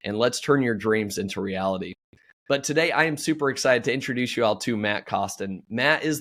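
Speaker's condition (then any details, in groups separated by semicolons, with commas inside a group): No condition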